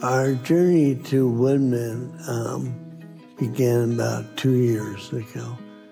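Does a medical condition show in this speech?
Yes: ALS; upper motor neuron signs first, right leg limp at onset, no cure, nothing to slow it; diagnosed 2 years ago, symptoms about 6 months earlier, progressing, losing walking and tooth-brushing; losing ability to talk and eat, worsening daily and weekly.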